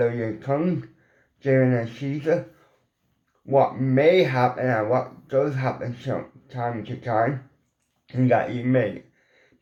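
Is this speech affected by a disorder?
Yes: cerebral palsy; mild, ataxic type.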